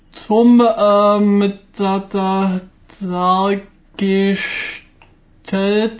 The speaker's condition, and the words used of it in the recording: Stuttering. Ich bin eigentlich immer mit dem Stottern konfrontiert, hätte ich jetzt mal gesagt.